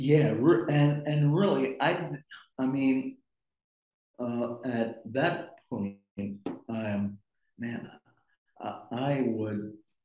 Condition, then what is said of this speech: Aphasia. Do whatever, has helped his brain function to speed up. Which has helped his speech to speed up.